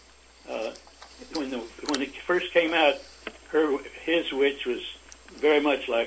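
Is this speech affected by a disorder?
Yes: Parkinson's disease; age 88, no longer able to work, interview recorded by telephone.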